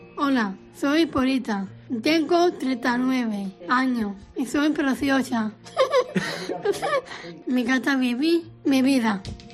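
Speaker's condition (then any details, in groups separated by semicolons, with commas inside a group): Down syndrome; trisomy 21, genetic cause; age 39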